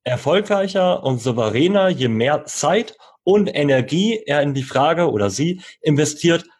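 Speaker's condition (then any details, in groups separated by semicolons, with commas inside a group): Cleft lip and palate; jaw and palate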